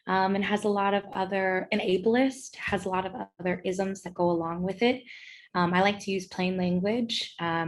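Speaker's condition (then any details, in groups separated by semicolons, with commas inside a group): No condition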